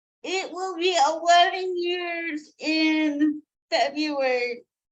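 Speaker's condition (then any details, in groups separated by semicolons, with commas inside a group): Cerebral palsy; from birth, 42 surgeries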